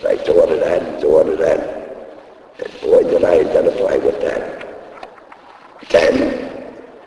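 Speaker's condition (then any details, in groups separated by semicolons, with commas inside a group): Laryngectomy; needs thumb to talk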